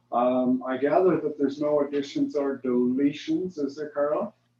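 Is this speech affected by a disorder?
No.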